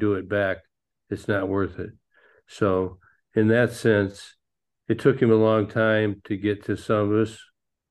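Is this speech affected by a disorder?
Yes: Parkinson's disease; man nearly 66, no longer flies planes because of Parkinson's.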